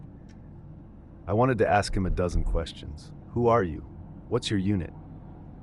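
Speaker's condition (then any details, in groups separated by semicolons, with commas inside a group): No condition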